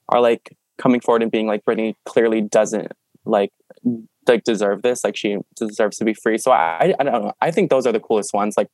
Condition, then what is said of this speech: Stuttering. By the way, I have a stutter, so if I ever stutter, that's why.